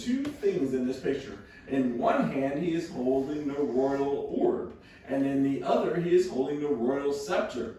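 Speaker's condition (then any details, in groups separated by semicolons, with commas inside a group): No condition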